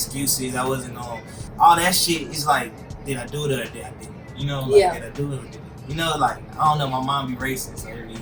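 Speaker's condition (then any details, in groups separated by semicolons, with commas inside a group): No condition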